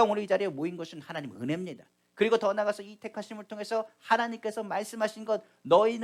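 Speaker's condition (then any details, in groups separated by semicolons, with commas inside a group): No condition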